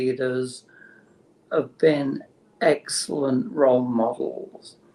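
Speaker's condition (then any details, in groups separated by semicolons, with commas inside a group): Motor neurone disease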